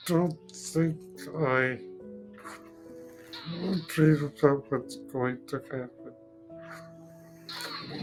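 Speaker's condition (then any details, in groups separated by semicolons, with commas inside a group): Duchenne muscular dystrophy; progressive muscle disorder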